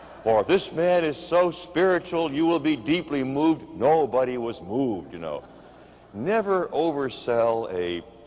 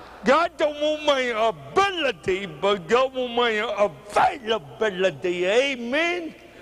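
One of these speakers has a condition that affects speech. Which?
The second: cerebral palsy; walks with limp; speech hard to understand.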